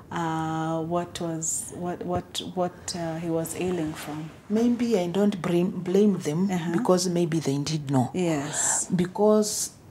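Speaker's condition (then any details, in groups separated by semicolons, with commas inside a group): No condition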